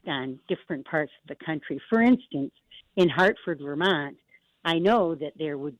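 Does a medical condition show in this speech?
No.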